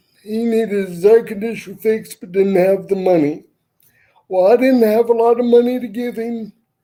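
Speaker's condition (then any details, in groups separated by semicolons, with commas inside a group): Cerebral palsy; wheelchair user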